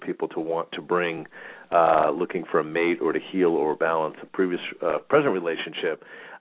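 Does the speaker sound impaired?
No.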